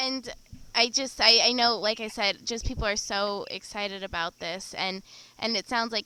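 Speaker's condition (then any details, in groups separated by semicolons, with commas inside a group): No condition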